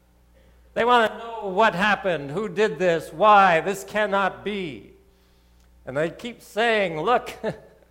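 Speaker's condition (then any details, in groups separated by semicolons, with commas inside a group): No condition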